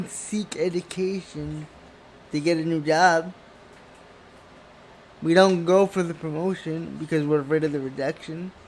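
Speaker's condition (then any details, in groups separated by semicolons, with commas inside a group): Cerebral palsy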